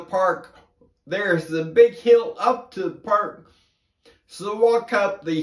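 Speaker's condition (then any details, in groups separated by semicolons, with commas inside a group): Brain injury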